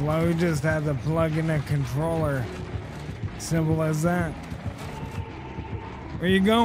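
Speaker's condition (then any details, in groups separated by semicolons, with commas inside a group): ALS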